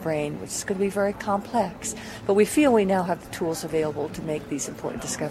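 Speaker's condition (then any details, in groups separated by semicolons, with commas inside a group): No condition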